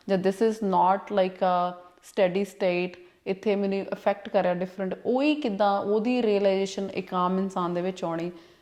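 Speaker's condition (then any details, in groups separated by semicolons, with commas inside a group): No condition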